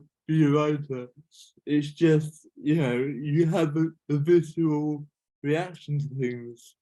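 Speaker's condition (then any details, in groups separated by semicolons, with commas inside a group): Cerebral palsy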